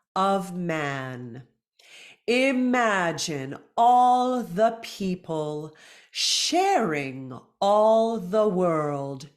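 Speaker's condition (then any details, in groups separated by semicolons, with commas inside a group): No condition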